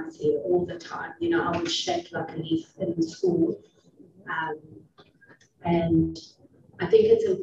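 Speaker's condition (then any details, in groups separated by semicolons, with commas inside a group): No condition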